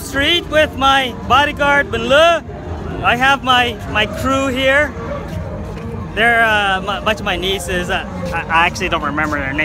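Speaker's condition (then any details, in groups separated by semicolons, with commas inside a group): No condition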